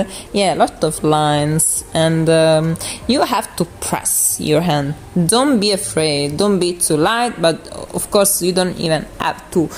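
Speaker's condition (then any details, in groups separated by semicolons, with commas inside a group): No condition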